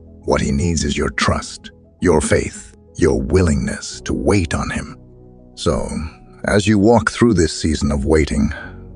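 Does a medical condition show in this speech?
No.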